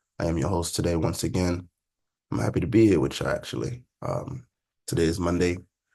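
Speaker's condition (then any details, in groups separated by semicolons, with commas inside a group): No condition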